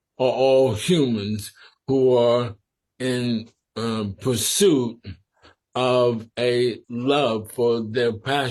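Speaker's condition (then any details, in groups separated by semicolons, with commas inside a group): Sporadic ALS; must speak slower and carefully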